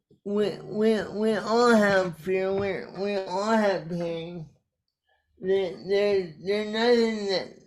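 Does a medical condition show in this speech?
Yes: cerebral palsy; caused by brainstem aneurysm.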